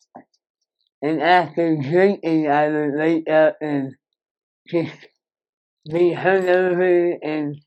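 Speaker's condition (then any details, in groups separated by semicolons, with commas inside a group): Moebius syndrome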